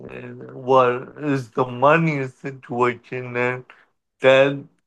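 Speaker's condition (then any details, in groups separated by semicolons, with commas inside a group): Cerebral palsy; wheelchair over the years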